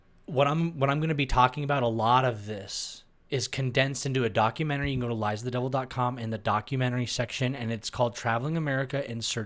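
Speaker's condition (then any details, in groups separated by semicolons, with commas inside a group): No condition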